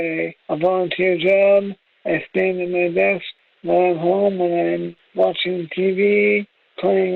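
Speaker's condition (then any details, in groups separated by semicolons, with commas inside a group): Traumatic brain injury; struck from behind, multiple fractures, chipped vertebra; 20 years post-injury, disabled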